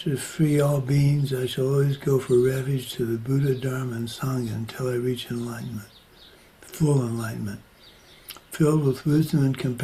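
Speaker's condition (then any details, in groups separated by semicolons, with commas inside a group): Parkinson's disease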